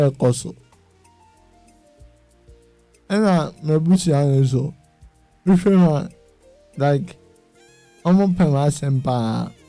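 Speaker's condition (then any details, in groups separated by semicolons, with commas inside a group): Cerebral palsy; self-managing with exercises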